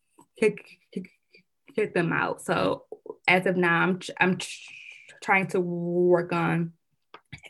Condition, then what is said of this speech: Stuttering. But when I go, I talk okay.